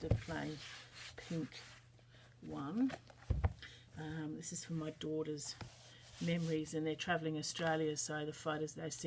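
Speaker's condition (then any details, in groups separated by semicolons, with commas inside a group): No condition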